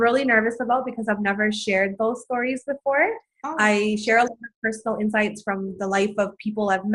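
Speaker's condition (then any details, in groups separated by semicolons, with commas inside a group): No condition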